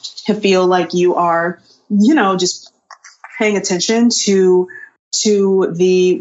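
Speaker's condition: Stuttering; stuttering since around age 3, lifelong; avoided talking to avoid stuttering, avoided saying own name around 24-25, later took up public speaking; repeated words, prolonged sounds

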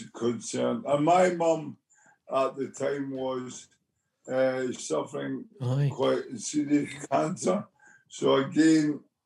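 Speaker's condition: Motor neurone disease; speech therapists offered

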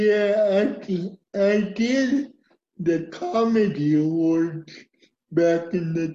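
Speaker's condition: Cerebral palsy; uses wheelchair

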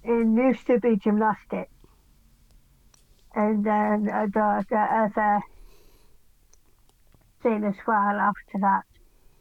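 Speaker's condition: Down syndrome; extra chromosome, learning disabilities, hearing difficulties, deaf in one ear, difficulty concentrating

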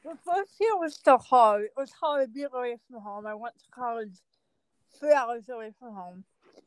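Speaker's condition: Cerebral palsy; ambulatory

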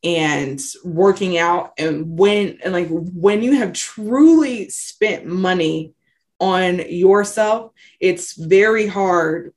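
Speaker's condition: Stuttering; stutter since childhood, lifelong, frequent, parents rewarded getting a full sentence out; ongoing frequent stutter, once avoided phone calls and speaking, now speaks publicly; frequent whole-word and part-word repetitions, fillers um and uh, revisions; prolonged sounds, blocks

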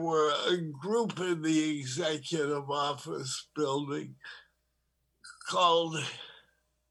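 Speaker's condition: Parkinson's disease; diagnosed over 9 years ago

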